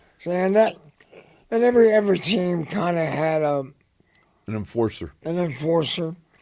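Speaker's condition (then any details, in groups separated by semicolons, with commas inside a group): Head and neck cancer; dry throat, dry mouth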